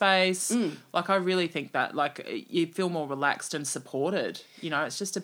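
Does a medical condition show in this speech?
No.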